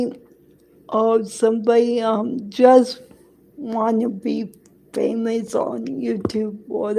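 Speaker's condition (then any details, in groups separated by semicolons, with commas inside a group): Cerebral palsy; affects hand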